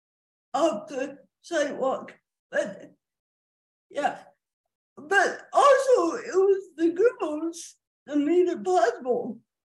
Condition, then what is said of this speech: Cerebral palsy. And when I take breaks or take a drink, it kind of cleared my throat a little bit.